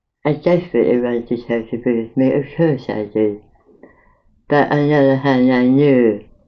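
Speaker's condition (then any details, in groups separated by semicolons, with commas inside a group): Mouth cancer after operations; radiotherapy damaged tongue and bone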